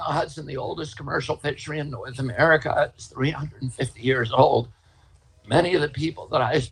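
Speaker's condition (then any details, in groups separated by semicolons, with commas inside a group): Spasmodic dystonia; formerly very strong voice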